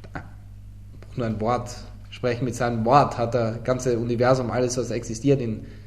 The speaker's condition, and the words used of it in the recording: None; typical speech.